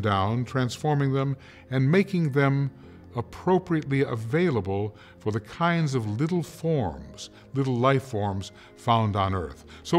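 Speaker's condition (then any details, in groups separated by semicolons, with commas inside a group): No condition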